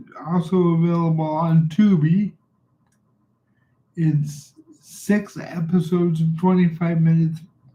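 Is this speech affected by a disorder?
Yes: cerebral palsy.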